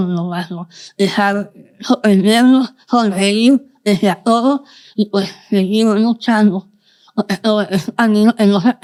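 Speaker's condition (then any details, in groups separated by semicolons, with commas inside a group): Moebius syndrome, congenital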